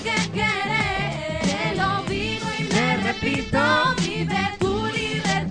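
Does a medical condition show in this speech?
No.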